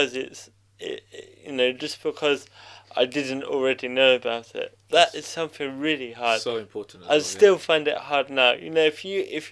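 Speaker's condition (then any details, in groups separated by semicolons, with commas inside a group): Cerebral palsy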